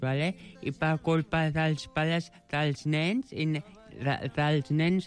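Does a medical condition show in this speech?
Yes: Joubert syndrome; present from birth; age 29.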